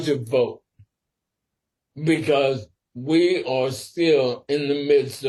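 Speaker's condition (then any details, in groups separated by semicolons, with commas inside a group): Sporadic ALS; must speak slower and carefully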